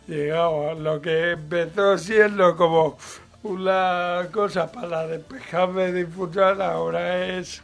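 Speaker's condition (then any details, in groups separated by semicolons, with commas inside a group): Cerebral palsy, mild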